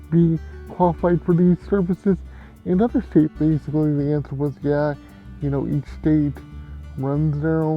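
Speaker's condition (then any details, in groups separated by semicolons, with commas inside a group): Cerebral palsy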